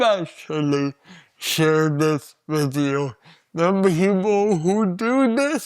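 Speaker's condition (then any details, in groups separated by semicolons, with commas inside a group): Cerebral palsy; voice often not understood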